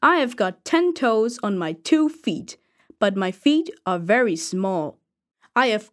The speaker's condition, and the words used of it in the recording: None; typical speech.